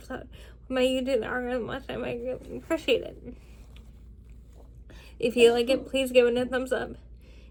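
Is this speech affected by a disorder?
Yes: cerebral palsy, spastic.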